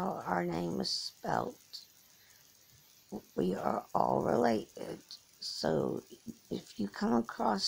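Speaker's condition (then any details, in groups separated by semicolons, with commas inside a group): Cerebral palsy; from birth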